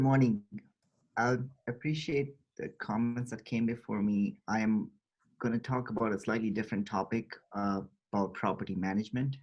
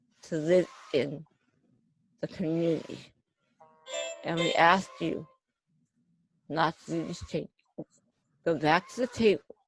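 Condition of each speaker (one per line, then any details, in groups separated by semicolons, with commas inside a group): No condition
Neuromuscular disease; uses a ventilator; speaking sometimes very difficult, needs extra time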